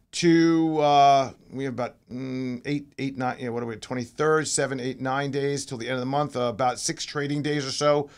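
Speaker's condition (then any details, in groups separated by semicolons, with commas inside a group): No condition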